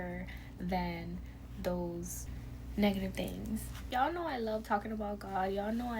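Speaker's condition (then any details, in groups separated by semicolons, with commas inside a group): No condition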